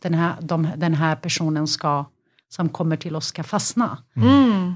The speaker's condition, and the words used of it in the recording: No condition.